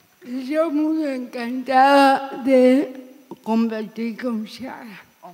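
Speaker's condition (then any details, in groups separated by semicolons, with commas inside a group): Severe cerebral palsy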